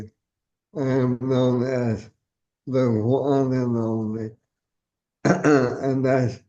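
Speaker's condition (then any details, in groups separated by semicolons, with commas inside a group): ALS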